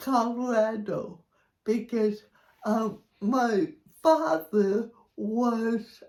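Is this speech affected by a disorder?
Yes: cerebral palsy.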